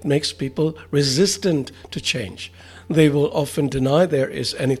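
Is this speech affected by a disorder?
No.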